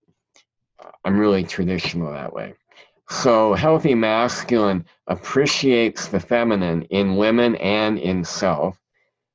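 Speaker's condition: Cleft palate; speech impediment still present

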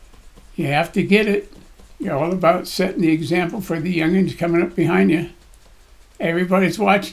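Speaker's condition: Parkinson's disease; voice shakes, body shakes

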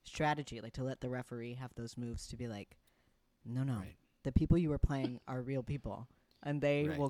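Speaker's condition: No condition

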